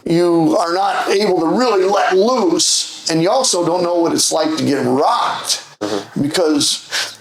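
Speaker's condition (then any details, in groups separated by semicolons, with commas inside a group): No condition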